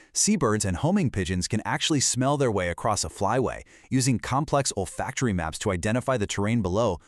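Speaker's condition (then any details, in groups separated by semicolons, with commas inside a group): No condition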